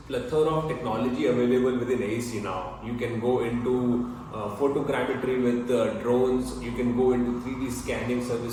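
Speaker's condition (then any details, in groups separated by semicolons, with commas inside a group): No condition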